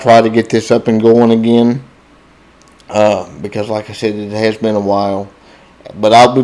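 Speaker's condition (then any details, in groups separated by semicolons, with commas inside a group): Cerebral palsy; spastic diplegia from birth, muscle tightness mostly in legs, cannot walk, needs help with many things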